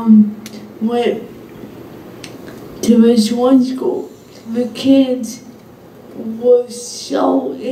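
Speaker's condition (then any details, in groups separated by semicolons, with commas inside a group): Cerebral palsy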